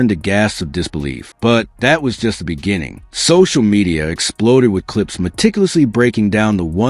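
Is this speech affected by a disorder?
No.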